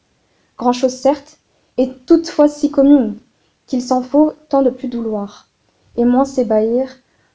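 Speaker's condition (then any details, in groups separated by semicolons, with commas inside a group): No condition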